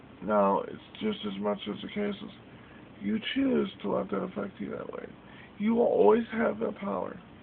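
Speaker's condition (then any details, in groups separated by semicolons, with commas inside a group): Cerebral palsy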